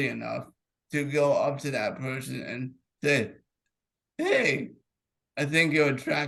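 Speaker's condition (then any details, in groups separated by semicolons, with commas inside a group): Cerebral palsy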